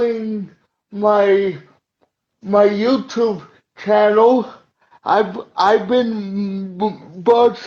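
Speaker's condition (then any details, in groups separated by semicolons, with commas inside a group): Cerebral palsy; uses wheelchair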